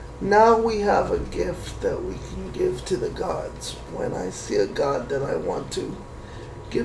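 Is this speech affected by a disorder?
Yes: cerebral palsy.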